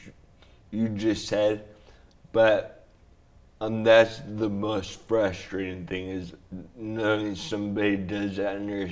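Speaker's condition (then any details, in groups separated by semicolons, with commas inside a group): Traumatic brain injury; snowboard tree impact, diffuse axonal injury, hemispheric shift; walker, physical therapy, 1.5-month coma, 3 months hospital; slurred, relearned talking and swallowing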